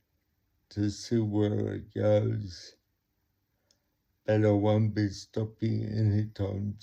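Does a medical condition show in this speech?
Yes: cerebral palsy; talks slowly.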